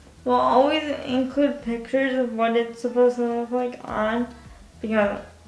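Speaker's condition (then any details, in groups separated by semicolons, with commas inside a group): Cerebral palsy, spastic quadriplegic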